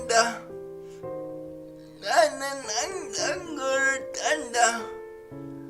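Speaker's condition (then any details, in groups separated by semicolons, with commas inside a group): Brain lesion disability grade 1, severe; slurred, unclear pronunciation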